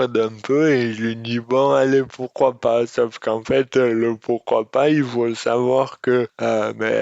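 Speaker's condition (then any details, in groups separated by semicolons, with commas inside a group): Dystonia; speech disorder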